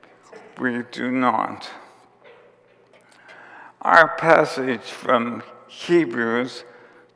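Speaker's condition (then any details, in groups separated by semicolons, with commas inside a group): ALS; onset with tiredness and clumsiness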